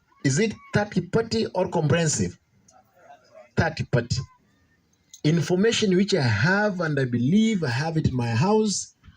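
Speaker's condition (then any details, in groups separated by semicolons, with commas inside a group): No condition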